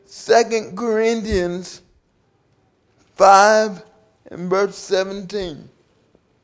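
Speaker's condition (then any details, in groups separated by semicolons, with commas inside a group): Cerebral palsy; 37 years since onset, carried by parents and friends since birth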